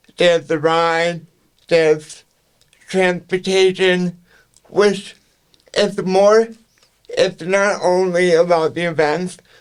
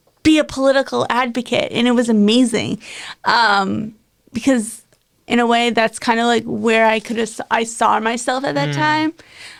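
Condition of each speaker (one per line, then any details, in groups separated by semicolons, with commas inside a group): Cerebral palsy; all four limbs affected; speech affected to an extent
No condition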